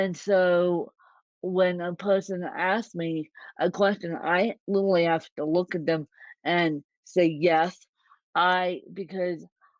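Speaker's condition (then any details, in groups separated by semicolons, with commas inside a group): Cerebral palsy, mixed, moderate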